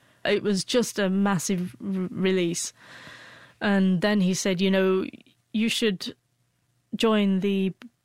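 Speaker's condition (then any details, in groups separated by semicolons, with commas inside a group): Stammer; stammer since childhood, hidden about ten years by age 16, joined British Stammering Association; adult, now stutters openly, no longer hides it; hid stammer by withdrawing and speaking little, fluent when typing, terrified of phone, now talks freely; blocks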